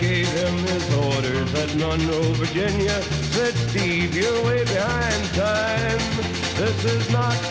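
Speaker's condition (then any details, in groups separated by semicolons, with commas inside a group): No condition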